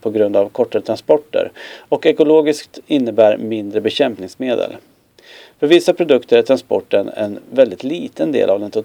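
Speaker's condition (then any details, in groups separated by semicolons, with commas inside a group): No condition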